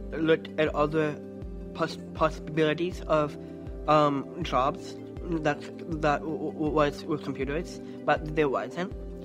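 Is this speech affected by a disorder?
Yes: Down syndrome.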